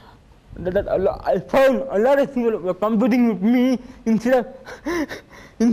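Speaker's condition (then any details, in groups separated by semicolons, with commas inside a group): Cerebral palsy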